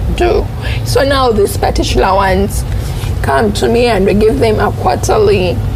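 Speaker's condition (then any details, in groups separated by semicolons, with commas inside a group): Cerebral palsy; hearing difficulty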